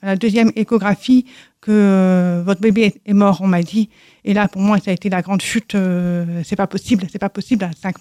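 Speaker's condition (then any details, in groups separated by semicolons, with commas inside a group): Deafness from birth; congenital, right-ear hearing aid from age 2.5 to 3, left ear hears nothing, left aid refused; no sound without aid, lip-reading needed, high sounds too loud, aids switched off in noisy streets; learned to speak through many speech therapy sessions, speech does not reveal deafness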